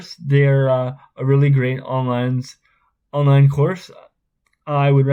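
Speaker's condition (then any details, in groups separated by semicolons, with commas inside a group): Spastic cerebral palsy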